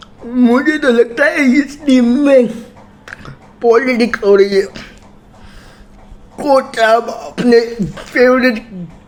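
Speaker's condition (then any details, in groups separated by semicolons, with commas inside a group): Cerebral palsy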